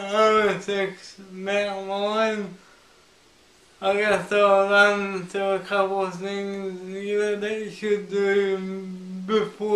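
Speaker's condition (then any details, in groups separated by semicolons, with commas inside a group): Cerebral palsy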